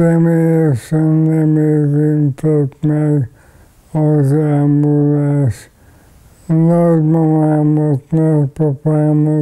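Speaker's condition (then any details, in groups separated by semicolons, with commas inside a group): ALS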